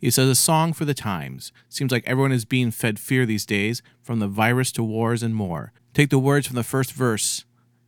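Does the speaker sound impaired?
No.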